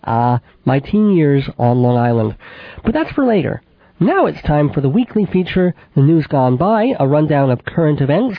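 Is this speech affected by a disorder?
Yes: cleft palate with lisp, mild; congenital cleft palate and cleft lip, could not nurse, infant operations, braces 10 years, therapy with Mrs. Adler; age 39, about 39 years since infant operations; mild residual lisp, sibilant s, voice not especially nasal, childhood consonants formed via sinuses, back of throat.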